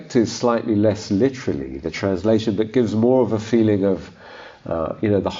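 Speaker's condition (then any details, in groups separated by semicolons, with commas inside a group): No condition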